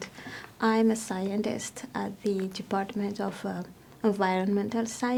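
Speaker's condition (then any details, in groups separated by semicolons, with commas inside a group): No condition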